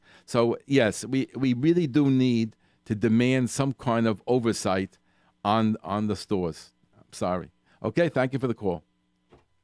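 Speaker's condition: No condition

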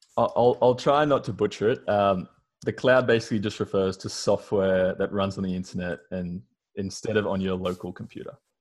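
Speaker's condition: No condition

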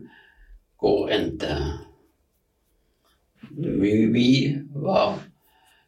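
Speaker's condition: Aphasia; brain damage; hesitant speech with fillers and restarts, others cannot understand what is said; talking not as before, afraid to speak, knows what to say but words don't come out

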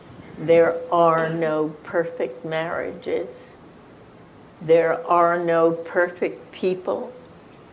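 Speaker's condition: Spasmodic dysphonia; ALS

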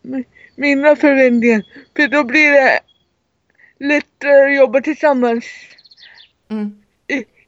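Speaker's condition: Cerebral palsy; severe, wheelchair user

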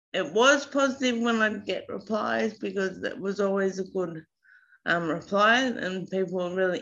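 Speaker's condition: Slurred speech after brainstem stroke; brainstem stroke at 26, initially unable to move below eyes, 7.5 months rehab, 3 hospitals; mild slurred speech, right elbow cannot straighten properly, left-side coordination issues; initially unable to talk, relearned speech, now mild slurring, not very obvious

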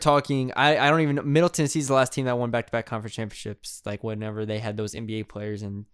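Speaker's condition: No condition

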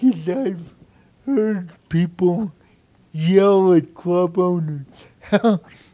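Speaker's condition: Cerebral palsy; from birth, brain injury disrupting messages between brain and body, therapy in childhood

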